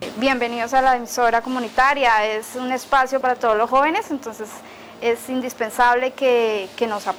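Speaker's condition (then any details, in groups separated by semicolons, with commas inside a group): No condition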